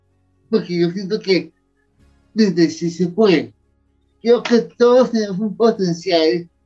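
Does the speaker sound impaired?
Yes: cerebral palsy; near death as newborn.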